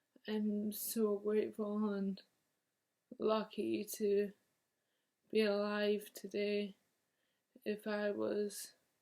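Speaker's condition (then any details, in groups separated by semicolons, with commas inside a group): Motor neurone disease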